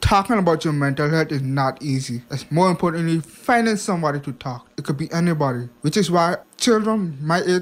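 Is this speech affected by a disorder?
Yes: hearing impairment; speech impediment overcome through much speech practice and focused listening.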